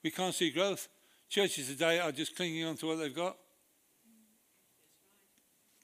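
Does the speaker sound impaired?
Yes: Parkinson's disease; masked face.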